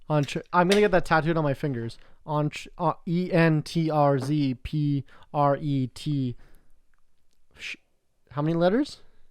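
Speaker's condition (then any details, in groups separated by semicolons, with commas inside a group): No condition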